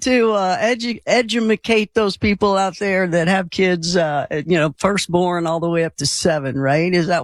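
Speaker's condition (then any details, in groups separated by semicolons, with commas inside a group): No condition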